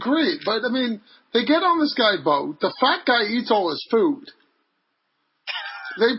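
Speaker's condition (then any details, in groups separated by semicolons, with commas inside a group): No condition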